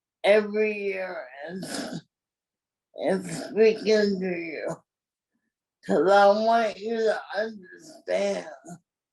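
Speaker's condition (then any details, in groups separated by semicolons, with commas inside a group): Cerebral palsy; from birth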